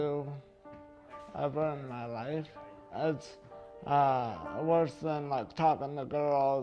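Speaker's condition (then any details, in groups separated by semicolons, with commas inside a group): Traumatic brain injury; bleeding both brain sides, caused by concussions; five years post-injury, physical therapy for walking; nine months to speak, struggled producing voice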